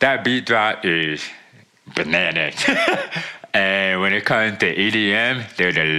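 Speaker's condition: Deafness; born with profound hearing loss, wears hearing aids since childhood, cannot hear without them

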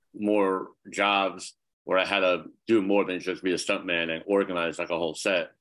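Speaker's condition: Cleft palate; congenital, severe

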